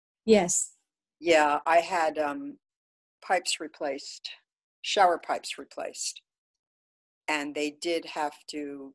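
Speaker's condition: No condition

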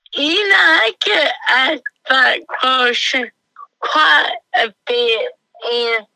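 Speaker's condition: Cerebral palsy; self-described as half-CP

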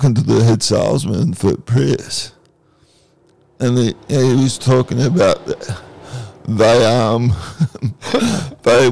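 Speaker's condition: Cerebral palsy

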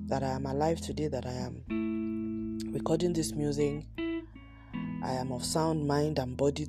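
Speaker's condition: No condition

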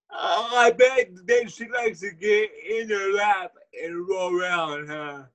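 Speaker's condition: Cerebral palsy; wheelchair user; speech impediment

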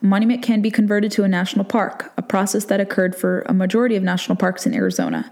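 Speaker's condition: No condition

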